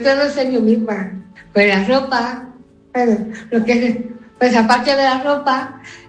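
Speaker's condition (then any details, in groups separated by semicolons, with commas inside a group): Down syndrome; adult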